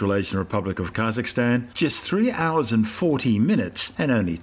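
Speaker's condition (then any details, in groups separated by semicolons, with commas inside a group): No condition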